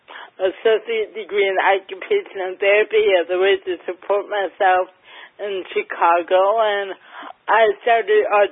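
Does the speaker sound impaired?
Yes: cerebral palsy, mild; mildly affects speech.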